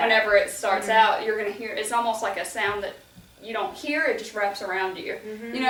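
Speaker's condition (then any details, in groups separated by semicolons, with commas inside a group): No condition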